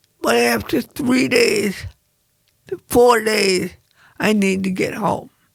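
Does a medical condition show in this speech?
Yes: cerebral palsy.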